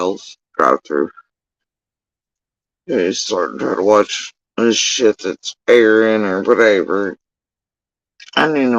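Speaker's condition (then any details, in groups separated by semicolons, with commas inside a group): Facial paralysis after surgery; tongue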